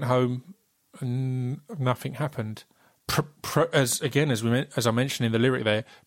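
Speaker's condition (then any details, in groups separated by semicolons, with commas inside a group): Stutter; unnoticed during rapping and spoken word years, noticed with radio show and podcast, works with STAMMA; stuttered occasionally live on terminal, emotionally immersive track lacking tight driven rhythmic pattern; repeated sounds, prolonged sounds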